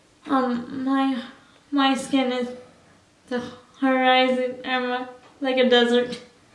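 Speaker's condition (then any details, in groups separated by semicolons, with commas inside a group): Cerebral palsy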